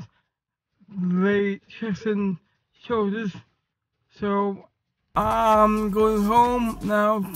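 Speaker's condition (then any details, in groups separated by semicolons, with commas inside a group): Cerebral palsy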